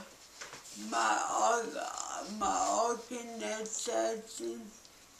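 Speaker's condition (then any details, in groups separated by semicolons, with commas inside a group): Cerebral palsy; balance and speech most affected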